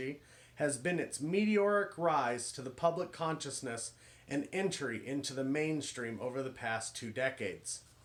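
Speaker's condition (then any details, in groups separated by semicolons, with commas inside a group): No condition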